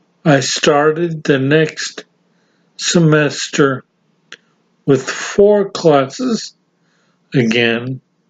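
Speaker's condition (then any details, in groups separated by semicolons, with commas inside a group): Severe brain injury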